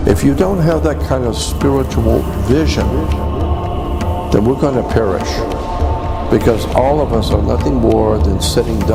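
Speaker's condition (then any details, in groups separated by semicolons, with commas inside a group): No condition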